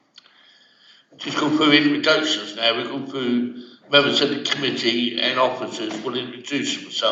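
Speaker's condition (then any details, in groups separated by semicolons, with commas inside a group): No condition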